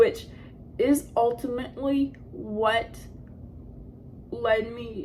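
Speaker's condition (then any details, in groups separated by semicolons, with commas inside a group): Cerebral palsy; hip osteoarthritis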